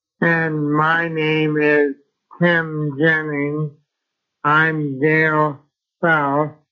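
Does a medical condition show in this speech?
Yes: ALS; progressive degenerative motor neuron disease, no known cure; Mayo Clinic Rochester ALS clinic, speech, respiration, physical rehabilitation, diet specialists, visits every 3 months; expected loss of speech, swallowing, arm and leg movement within a few short years.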